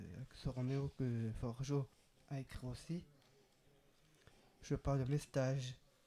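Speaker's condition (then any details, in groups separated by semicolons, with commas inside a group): Down syndrome, trisomy 21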